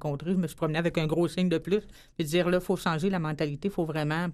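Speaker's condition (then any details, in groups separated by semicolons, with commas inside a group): Hearing loss; hard of hearing, described as an invisible handicap, parents supportive of handicap; expresses herself very well, worked very hard for it, also speaks English well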